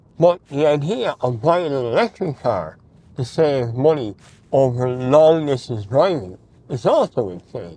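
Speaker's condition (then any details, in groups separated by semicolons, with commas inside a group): Mouth cancer surgery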